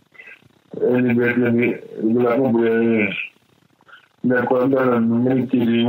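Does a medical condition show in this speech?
Yes: cerebral palsy; affects movement and speech.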